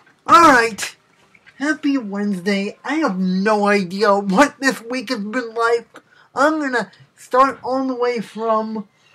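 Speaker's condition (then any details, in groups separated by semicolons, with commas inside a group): Cerebral palsy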